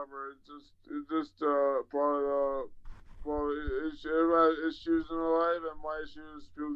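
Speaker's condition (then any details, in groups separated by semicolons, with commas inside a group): Traumatic brain injury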